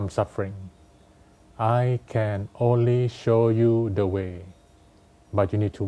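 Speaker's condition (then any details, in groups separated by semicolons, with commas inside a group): No condition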